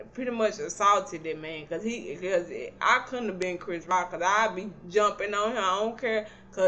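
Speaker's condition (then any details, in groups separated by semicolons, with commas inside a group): Cerebral palsy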